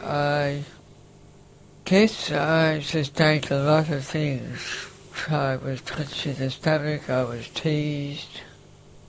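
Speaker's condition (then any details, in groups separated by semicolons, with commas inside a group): Facioscapulohumeral muscular dystrophy, facioscapulohumeral (FSHD); uses respirator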